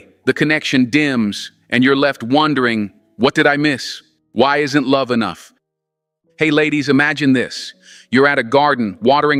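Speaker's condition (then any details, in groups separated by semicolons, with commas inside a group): No condition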